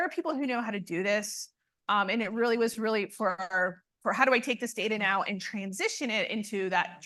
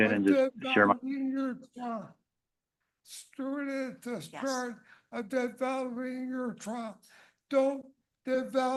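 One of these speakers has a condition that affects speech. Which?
The second: ALS; first diagnosed primary lateral sclerosis, changed to ALS later; long symptom duration.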